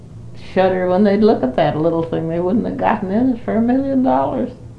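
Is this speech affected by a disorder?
Yes: Parkinson's disease; Parkinson's for 5 years, not very able to do much.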